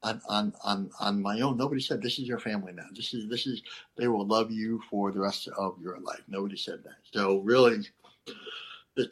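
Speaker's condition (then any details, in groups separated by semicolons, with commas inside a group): Cleft lip and palate; lisp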